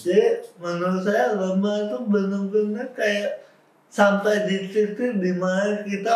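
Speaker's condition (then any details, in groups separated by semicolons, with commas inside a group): Cerebral palsy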